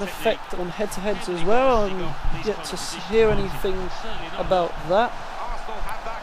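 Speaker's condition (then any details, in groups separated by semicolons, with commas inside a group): No condition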